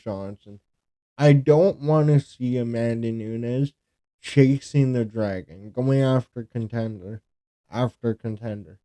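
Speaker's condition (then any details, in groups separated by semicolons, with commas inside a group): Cerebral palsy; speech affected by cerebral palsy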